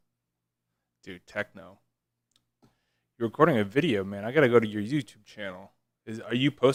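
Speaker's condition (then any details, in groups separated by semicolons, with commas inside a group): No condition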